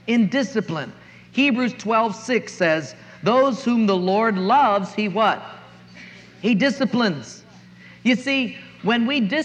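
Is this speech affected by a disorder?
No.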